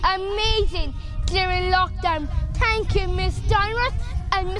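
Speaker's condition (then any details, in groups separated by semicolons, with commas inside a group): Down syndrome; 11-year-old boy; Monday Motivation podcast with dad Brian to help communication skills and confidence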